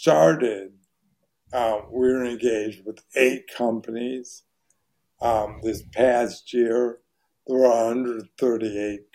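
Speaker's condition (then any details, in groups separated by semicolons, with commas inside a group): ALS; voice very hoarse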